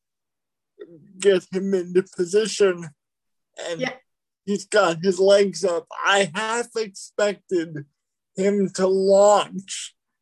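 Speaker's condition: Cerebral palsy

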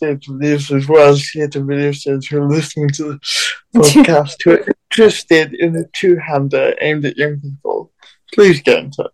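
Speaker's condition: Cerebral palsy

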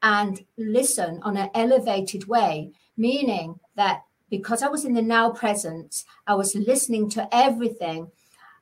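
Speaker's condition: No condition

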